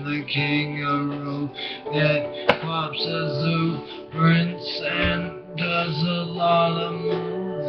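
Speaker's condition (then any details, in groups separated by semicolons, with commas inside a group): Brain injury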